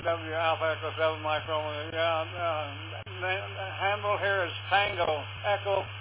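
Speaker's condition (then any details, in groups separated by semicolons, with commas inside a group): Parkinson's; left side affected, uses wheelchair; sitting in wheelchair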